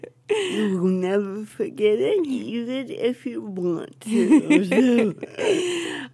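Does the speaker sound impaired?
Yes: cerebral palsy; speech affected, jokingly called a god-given accent.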